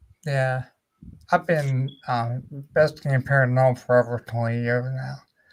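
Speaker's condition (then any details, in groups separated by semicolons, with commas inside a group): Ataxia; linked to brain lesion; may slur speech, may sound drunk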